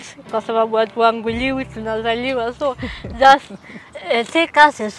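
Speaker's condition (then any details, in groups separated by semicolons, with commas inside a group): Cerebral palsy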